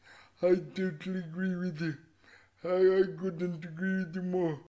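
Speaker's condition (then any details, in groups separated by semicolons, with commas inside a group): Cerebral palsy; voice described as unusual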